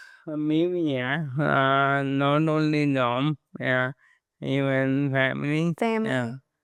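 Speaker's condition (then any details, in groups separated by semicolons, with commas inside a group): ALS; onset in hands, spread to legs, upper body atrophy; about three years since diagnosis, walker, physio, speech therapy; slurred, worse with stress, fatigue; trouble S, P, H; throat clearing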